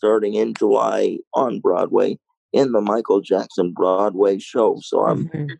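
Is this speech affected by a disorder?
Yes: cerebral palsy, mild; lungs collapsed three days after birth, lack of oxygen, bleeding in one brain area, incubator nine weeks, lifelong wheelchair.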